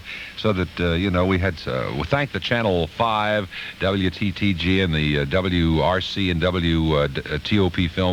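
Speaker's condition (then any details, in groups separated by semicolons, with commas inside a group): No condition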